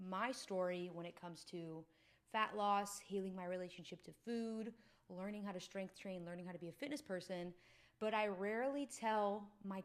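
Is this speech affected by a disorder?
No.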